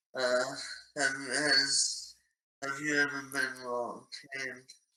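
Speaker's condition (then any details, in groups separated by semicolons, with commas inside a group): ALS; about one year since diagnosis, stem cell trial, progressing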